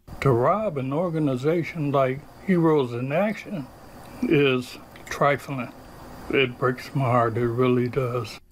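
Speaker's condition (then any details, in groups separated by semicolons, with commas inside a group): Parkinson's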